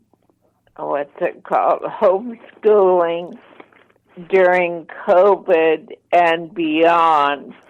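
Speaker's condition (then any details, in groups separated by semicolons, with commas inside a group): ALS, mild; voice slightly impaired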